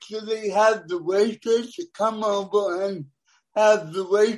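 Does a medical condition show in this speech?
Yes: cerebral palsy; lack of oxygen to brain, born premature, born deaf, no dexterity, types about 10 words a minute; noticeable speech impediment, Siri and speech recognition software cannot understand words, phone listeners hang up.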